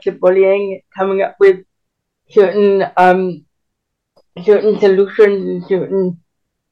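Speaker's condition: Cerebral palsy; can walk but with limits

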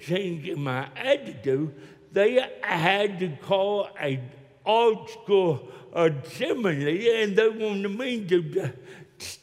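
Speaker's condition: Cerebral palsy; speech impediment

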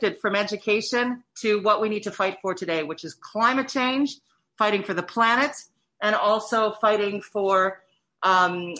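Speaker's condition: No condition

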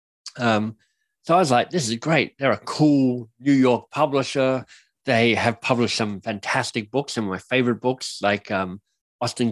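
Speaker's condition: Cleft lip and palate; speech impediment

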